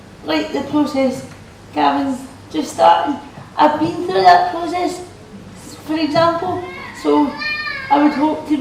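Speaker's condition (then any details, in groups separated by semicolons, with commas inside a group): Cerebral palsy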